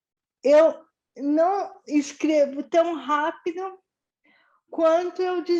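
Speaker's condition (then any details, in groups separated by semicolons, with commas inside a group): Cerebral palsy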